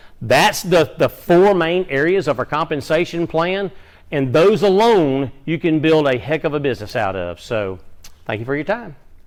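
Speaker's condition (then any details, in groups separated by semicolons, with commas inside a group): No condition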